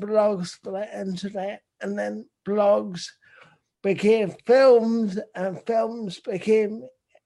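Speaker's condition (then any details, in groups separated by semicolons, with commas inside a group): Cerebral palsy; visible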